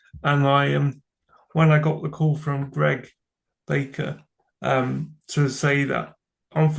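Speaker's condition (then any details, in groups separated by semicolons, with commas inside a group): Cerebral palsy; from birth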